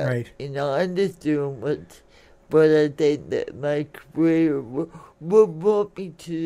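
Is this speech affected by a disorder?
Yes: cerebral palsy; speech affected.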